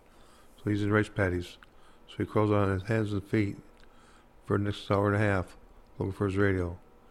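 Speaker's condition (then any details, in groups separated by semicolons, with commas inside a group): Parkinson's disease; hard time talking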